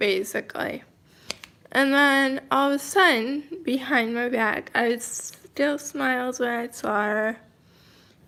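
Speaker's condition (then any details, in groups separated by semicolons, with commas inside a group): Cerebral palsy, mild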